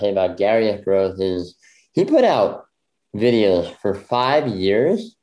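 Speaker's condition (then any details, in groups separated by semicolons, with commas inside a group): Bilateral cleft lip; congenital bilateral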